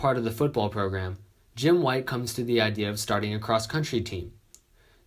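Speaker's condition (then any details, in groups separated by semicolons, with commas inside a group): No condition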